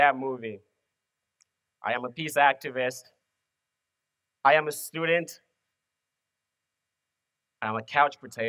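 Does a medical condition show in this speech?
No.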